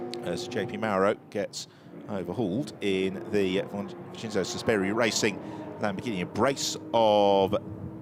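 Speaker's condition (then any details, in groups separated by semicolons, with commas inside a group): No condition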